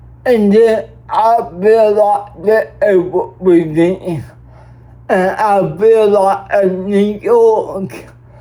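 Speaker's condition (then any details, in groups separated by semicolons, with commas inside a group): Cerebral palsy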